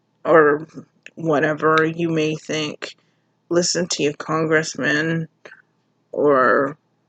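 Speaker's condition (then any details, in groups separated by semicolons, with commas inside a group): Cerebral palsy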